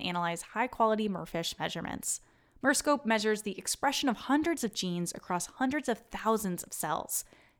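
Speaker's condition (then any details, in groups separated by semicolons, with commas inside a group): No condition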